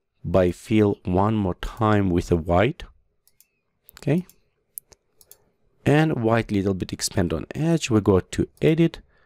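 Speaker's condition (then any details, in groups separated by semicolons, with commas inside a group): No condition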